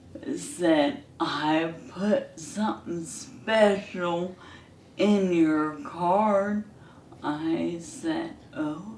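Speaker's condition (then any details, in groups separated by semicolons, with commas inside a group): ALS; hand onset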